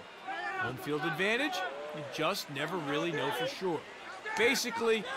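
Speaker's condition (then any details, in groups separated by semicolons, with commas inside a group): No condition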